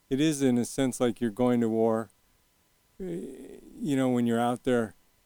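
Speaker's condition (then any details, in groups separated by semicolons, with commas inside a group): Young onset Parkinson's disease; young onset at age 40, shaky, Medtronic deep brain stimulation device, two 3-inch brain probes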